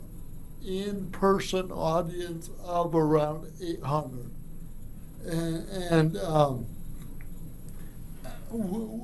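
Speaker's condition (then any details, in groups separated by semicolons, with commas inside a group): Cerebral palsy; from birth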